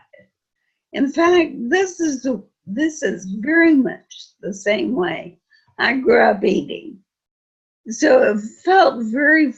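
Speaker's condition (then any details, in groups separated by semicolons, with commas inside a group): Friedreich's ataxia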